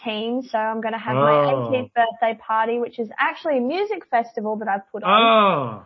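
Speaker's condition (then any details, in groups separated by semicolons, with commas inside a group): Cleft palate; ongoing monitoring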